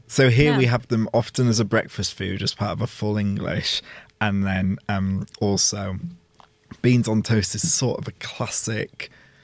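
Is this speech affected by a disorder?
No.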